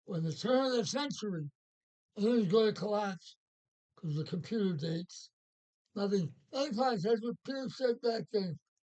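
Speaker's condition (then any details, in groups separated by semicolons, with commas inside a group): Parkinson's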